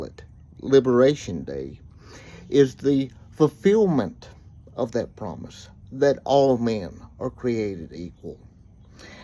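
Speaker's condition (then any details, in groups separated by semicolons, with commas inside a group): Cerebral palsy; uses wheelchair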